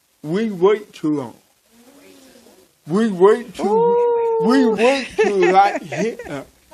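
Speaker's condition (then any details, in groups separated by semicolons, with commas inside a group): Cerebral palsy; from birth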